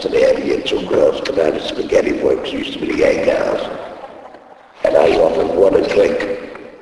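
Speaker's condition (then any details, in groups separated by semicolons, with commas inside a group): Laryngectomy; voice box removed by operation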